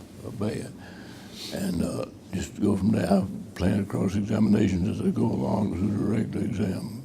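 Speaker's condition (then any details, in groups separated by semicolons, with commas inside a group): Parkinson's disease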